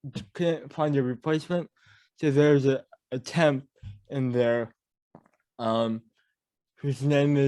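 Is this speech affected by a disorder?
Yes: cerebral palsy; mild speech impediment.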